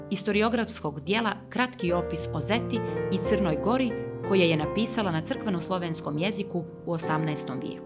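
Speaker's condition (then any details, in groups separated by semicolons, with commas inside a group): No condition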